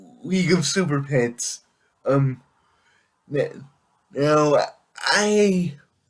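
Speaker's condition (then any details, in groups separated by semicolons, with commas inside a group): Cerebral palsy; affects all muscles; able to speak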